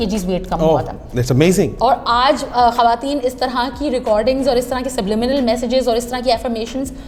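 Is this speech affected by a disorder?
No.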